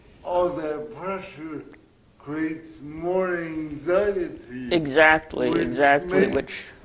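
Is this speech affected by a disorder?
Yes: cerebral palsy.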